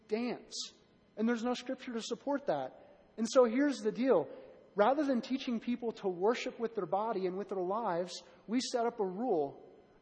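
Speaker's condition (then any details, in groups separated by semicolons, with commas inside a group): No condition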